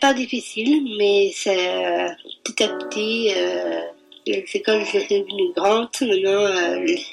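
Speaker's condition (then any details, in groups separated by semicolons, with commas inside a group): Down syndrome (trisomy 21); congenital chromosome 21 anomaly, developmental delay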